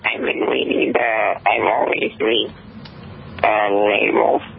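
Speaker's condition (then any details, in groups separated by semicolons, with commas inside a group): Muscular dystrophy; progressive muscle weakness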